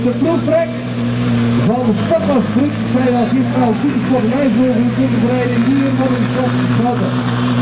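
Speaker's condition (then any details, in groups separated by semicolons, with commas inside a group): No condition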